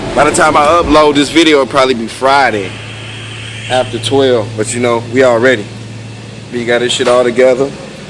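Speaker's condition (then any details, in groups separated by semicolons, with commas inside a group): No condition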